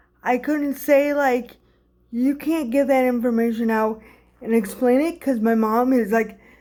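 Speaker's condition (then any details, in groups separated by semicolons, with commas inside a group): Cerebral palsy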